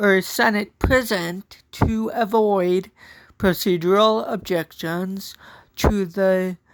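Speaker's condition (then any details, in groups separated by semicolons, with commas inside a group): Cerebral palsy; from birth, walks with walker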